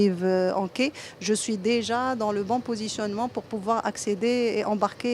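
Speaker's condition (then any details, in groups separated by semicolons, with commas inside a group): No condition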